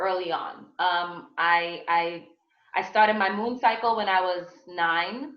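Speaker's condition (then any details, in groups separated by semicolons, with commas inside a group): No condition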